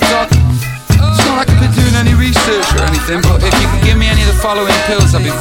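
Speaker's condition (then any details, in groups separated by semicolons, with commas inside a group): No condition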